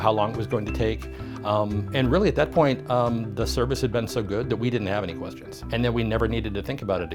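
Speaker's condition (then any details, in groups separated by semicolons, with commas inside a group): No condition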